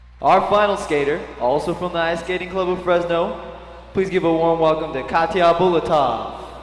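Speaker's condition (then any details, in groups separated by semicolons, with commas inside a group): No condition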